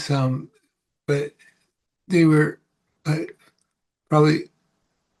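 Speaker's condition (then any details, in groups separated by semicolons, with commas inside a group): Parkinson's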